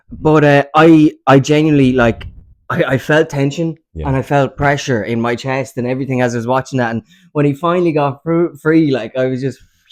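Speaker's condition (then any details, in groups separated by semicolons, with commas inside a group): No condition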